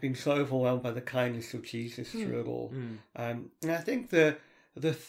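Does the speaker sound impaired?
Yes: cleft palate (Pierre Robin syndrome); congenital Pierre Robin syndrome, severe cleft palate, underdeveloped chin, nasal passages, ear, nose and throat affected, hearing problems; delayed speech development, audible speech impediment, listeners often ask for repetition.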